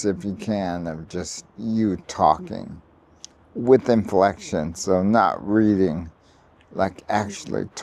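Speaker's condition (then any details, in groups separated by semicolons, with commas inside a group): ALS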